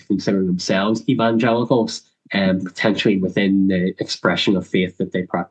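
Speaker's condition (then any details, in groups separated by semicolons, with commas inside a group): Cleft lip and palate; congenital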